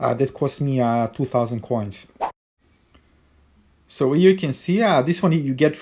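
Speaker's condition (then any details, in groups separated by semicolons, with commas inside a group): No condition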